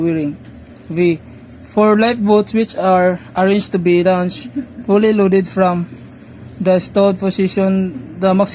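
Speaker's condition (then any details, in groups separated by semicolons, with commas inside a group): No condition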